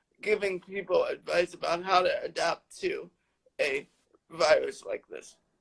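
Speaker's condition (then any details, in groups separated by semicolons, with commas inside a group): Cerebral palsy; lifelong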